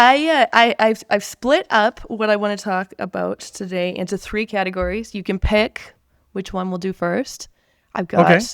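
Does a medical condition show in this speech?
No.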